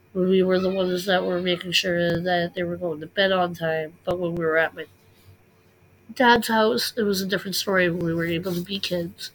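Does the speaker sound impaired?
Yes: cleft lip and palate; congenital unilateral cleft lip, palate split down middle, many childhood surgeries, left nostril blocked by cartilage; childhood speech impediment, slow speech development, audible heavy breathing or wheezing heard over words.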